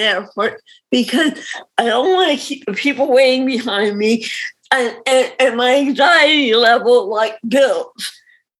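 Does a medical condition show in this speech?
Yes: cerebral palsy; visible cerebral palsy, reading disability.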